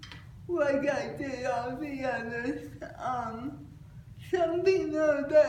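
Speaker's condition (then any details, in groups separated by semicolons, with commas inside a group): Cerebral palsy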